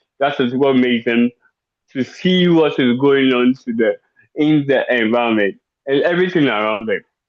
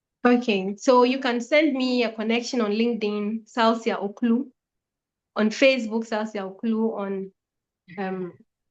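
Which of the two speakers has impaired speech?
The first: cerebral palsy.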